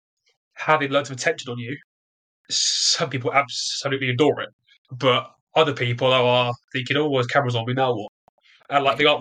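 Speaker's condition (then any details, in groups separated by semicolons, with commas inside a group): Stutter; developmental, onset early childhood, lifelong, more severe during trial, barely able to speak first six months in prison; stutters during this interview; ignores disfluencies and keeps talking, media presence trained as main focus; prolonged sounds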